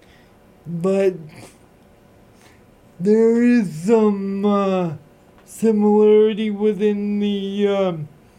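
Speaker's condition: Cerebral palsy; voice recognized by Google Assistant and Google Voice devices

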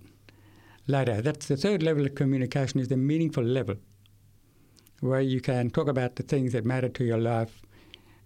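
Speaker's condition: Severe to profound hearing loss; acquired at age 8 from meningitis

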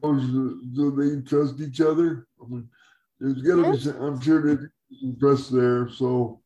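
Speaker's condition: Cerebral palsy; congenital, uses wheelchair for mobility

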